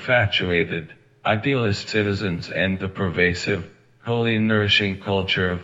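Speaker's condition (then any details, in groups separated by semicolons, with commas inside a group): ALS, speech-generating device; also called Lou Gehrig's disease, paralyzed; letter spoken with help of a computer; speaks only through computer voice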